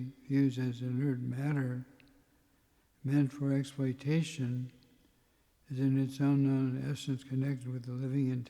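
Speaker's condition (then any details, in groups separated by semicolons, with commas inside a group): Parkinson's; tremor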